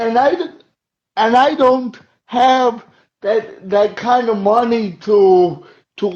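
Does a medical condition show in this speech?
Yes: cerebral palsy; uses wheelchair.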